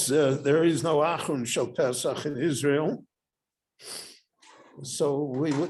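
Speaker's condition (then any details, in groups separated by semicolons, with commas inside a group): No condition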